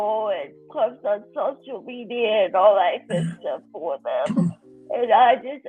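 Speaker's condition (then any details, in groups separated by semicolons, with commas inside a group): Cerebral palsy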